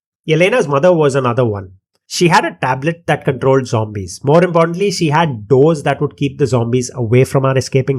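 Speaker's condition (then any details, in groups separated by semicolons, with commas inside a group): No condition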